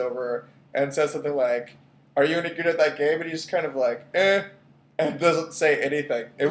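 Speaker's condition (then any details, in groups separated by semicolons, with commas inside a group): No condition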